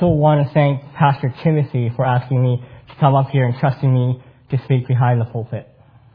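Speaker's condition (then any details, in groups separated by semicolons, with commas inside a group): Cleft palate; congenital cleft palate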